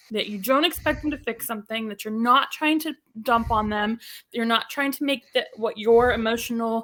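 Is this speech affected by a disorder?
No.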